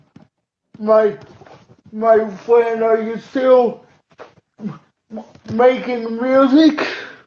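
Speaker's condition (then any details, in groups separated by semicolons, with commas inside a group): Cerebral palsy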